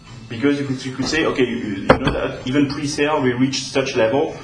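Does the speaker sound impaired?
No.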